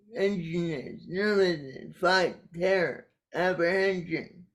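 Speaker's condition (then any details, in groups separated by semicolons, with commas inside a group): Cerebral palsy; caused by brainstem aneurysm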